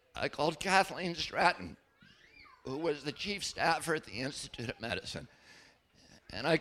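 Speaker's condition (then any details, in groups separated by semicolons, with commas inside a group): Spasmodic dystonia; voice trembles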